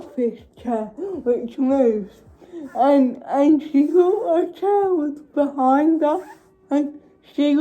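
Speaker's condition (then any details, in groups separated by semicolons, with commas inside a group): Cerebral palsy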